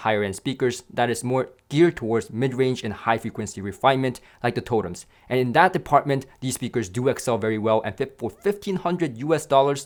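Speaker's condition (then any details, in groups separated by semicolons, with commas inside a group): No condition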